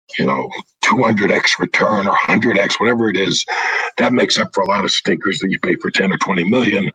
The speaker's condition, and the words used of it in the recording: Throat cancer. But I talked without a voice.